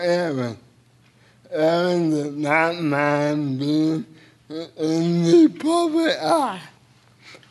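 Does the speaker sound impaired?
Yes: cerebral palsy; a little difficult.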